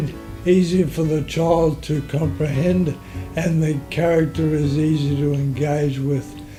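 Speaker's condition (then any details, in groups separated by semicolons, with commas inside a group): Motor neurone disease; affects voice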